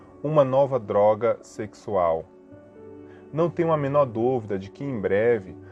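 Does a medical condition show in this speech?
No.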